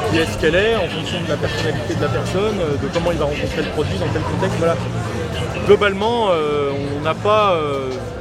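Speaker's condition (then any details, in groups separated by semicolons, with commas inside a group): No condition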